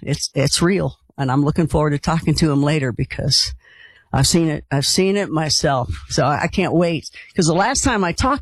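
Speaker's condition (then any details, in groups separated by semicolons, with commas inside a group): No condition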